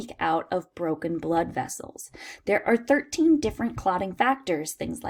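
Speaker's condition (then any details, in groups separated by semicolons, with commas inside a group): No condition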